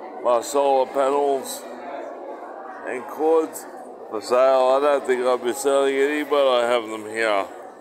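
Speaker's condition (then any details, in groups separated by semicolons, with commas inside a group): Cerebral palsy; uses wheelchair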